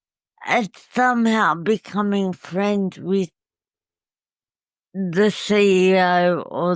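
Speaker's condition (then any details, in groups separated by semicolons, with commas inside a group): Cerebral palsy; uses wheelchair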